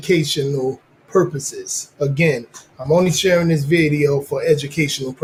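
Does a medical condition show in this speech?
No.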